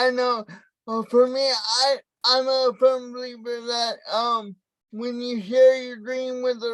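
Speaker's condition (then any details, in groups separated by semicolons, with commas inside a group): Cerebral palsy, spastic, mild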